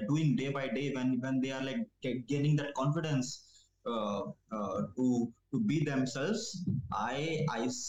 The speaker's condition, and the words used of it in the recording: Stuttering. So this is how a person with stammering will say the word start.